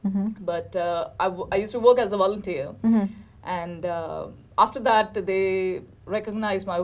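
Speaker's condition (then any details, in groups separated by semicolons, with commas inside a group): No condition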